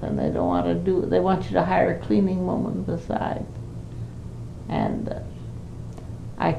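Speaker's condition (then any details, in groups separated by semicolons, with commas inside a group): Parkinson's; Parkinson's for 5 years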